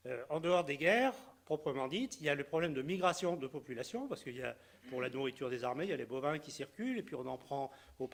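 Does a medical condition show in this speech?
No.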